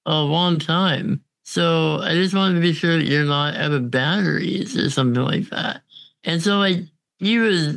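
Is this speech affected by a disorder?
Yes: congenital muscular dystrophy; uses ventilator, goes out downtown independently with ventilator.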